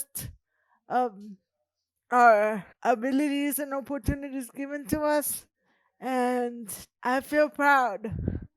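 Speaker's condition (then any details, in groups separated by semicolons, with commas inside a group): Cerebral palsy; present from birth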